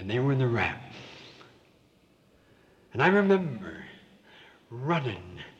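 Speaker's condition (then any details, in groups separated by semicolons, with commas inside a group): Severe cleft palate with lisp; congenital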